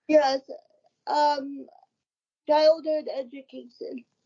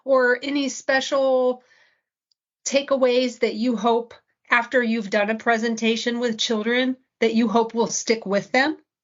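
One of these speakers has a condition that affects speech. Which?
The first: cerebral palsy; wheelchair user.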